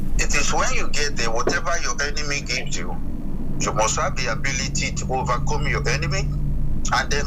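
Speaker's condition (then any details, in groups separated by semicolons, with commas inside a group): No condition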